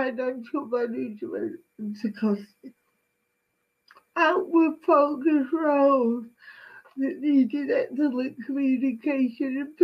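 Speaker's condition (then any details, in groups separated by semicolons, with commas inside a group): Cerebral palsy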